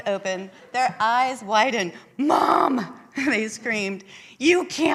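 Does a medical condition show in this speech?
No.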